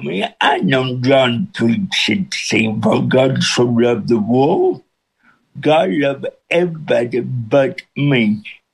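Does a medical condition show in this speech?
Yes: cerebral palsy with speech impediment; speech impediment since birth.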